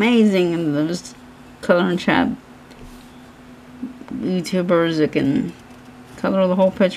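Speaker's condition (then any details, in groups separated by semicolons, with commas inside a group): Cerebral palsy; hands affected, shaking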